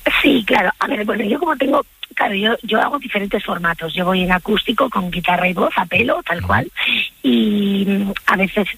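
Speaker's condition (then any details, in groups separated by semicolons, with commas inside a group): Vocal fold nodules; two nodules on vocal cords, forbidden to sing, silence cure advised, propolis-licorice remedy, lozenges; voice worn after five gigs friday to sunday, doubles friday and saturday; hoarse broken voice, apologizes for voice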